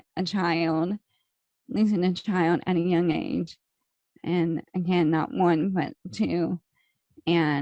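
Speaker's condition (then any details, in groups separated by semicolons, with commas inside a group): ALS; slow progressing form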